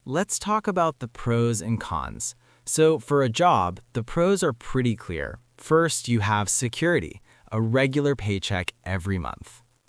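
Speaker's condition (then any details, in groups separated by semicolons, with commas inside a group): No condition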